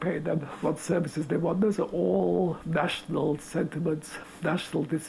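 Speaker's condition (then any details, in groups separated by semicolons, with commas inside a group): Motor neurone disease; late stage, 18 months since onset, completely immobile, lying in bed in New York, breathing aid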